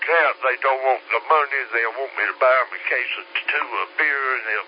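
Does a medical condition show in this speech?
Yes: slurred speech; stroke 3 years ago, takes 17 different medications.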